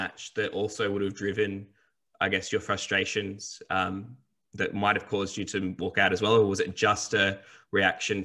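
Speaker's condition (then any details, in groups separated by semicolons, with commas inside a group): No condition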